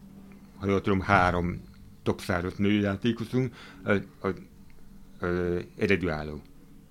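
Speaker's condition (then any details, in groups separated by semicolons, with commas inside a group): Hearing impairment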